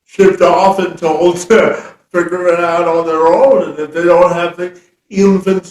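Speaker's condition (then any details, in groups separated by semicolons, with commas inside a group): Cerebral palsy; from birth, seven surgeries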